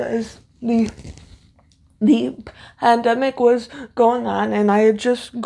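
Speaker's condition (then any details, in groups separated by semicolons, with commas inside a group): Cerebral palsy, severe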